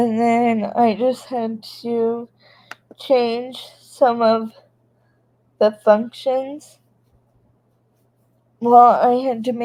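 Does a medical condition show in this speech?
Yes: cerebral palsy.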